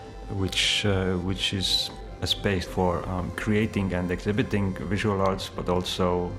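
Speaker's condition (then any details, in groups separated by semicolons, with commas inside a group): No condition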